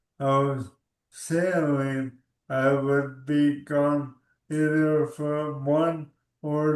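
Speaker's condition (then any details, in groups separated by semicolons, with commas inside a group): ALS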